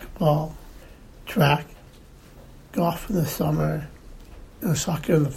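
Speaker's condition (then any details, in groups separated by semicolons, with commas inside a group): Down syndrome; extra chromosome cause, intellectual disability, congenital heart disease, replaced pulmonary valve, ventricular tachycardia, defibrillator, lung disease; recovered from recent covid-19 with hospital visit, back to treadmill exercise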